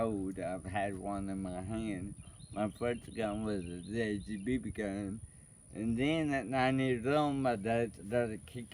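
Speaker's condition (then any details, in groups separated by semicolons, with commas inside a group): Cerebral palsy; affects walking, unsteady gait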